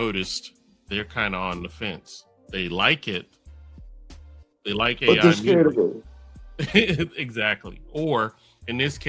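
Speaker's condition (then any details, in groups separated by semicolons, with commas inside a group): No condition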